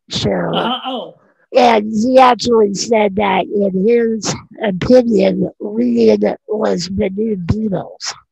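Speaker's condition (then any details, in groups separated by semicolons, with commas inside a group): Non-progressive muscular dystrophy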